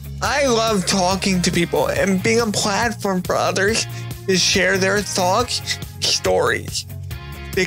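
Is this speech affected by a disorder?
Yes: cerebral palsy; non-progressive.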